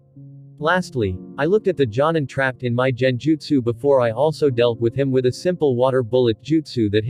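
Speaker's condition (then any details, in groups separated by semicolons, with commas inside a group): No condition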